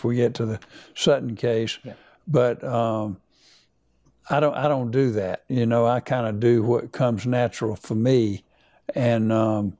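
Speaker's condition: No condition

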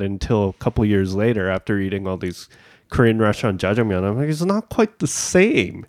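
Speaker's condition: No condition

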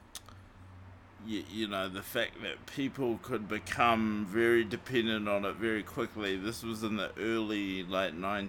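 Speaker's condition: Cerebral palsy; morphine not allowed after it

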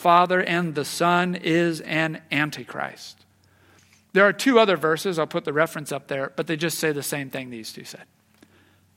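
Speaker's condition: No condition

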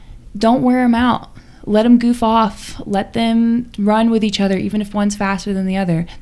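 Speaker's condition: No condition

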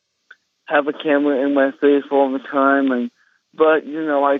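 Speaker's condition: Cerebral palsy; congenital

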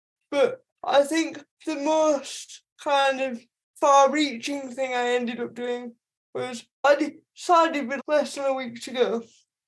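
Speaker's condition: Speech impediment; self-conscious about speech

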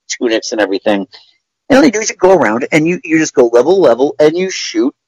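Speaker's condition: No condition

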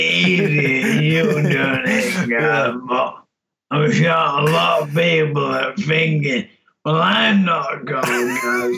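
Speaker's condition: Motor neurone disease; frailer with weight loss then

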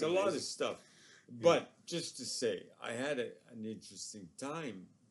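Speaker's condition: ALS; progressive

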